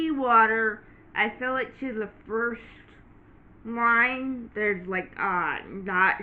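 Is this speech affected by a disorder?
Yes: cerebral palsy.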